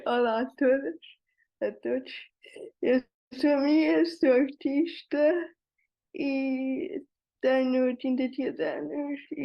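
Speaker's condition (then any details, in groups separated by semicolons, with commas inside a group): Cerebral palsy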